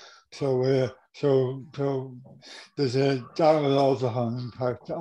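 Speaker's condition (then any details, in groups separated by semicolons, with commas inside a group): Cerebral palsy; diagnosed about 50 years ago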